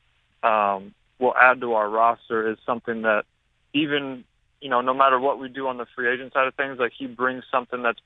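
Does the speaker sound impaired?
No.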